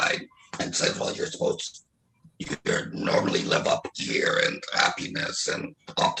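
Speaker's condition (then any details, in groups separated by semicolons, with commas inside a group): Laryngectomy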